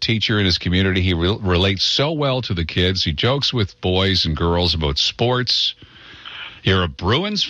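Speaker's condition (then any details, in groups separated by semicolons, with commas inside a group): No condition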